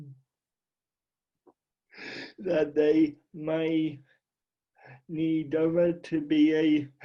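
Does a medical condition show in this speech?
Yes: cerebral palsy.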